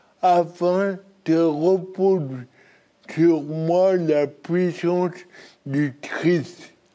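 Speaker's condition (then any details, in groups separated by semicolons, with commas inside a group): Cerebral palsy; birth injury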